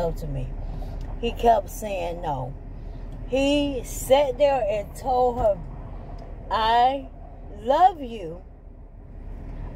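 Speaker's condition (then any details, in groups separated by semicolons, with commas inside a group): ALS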